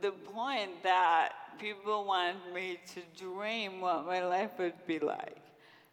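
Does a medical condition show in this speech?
Yes: Friedreich's ataxia; onset in 20s after severe illness, diagnosed at University of Michigan, progressive, staggering gait, lost walking, no treatment.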